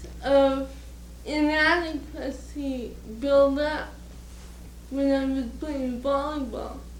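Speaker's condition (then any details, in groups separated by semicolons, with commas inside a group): Cerebral palsy; slurred, unintelligible when excited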